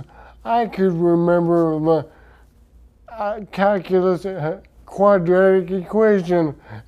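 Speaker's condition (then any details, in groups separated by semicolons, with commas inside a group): Traumatic brain injury; speech affected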